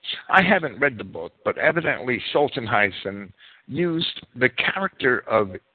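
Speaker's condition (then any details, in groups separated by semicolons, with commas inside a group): No condition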